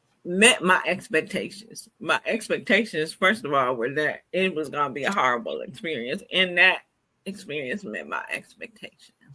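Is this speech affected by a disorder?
Yes: cerebral palsy.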